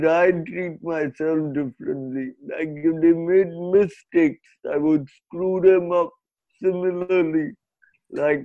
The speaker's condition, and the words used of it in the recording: Cerebral palsy. It's not because of other people, but it's because of the reactive movement that I start shivering and breathing abnormally.